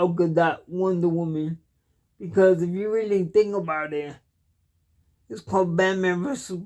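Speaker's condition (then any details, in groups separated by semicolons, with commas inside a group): Cerebral palsy; cannot walk, uses wheelchair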